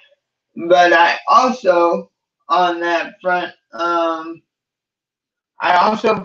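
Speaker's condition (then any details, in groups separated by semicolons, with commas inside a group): Cerebral palsy; from birth, uses wheelchair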